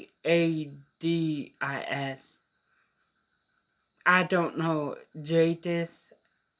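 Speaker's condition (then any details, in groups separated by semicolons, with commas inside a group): Mild cerebral palsy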